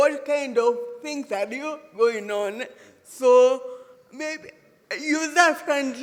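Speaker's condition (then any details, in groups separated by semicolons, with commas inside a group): Cerebral palsy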